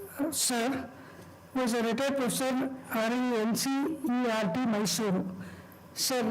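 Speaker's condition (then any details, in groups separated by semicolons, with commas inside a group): No condition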